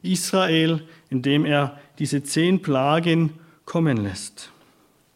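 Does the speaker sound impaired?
No.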